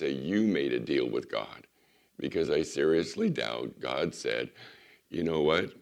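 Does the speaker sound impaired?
Yes: vocal cord surgery recovery; recovering from vocal cord surgery, resting voice, recent cold and coughing set recovery back.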